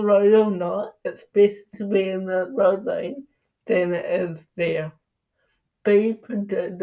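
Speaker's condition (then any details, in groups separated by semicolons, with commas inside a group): Cerebral palsy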